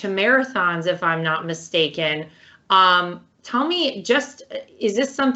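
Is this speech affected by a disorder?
No.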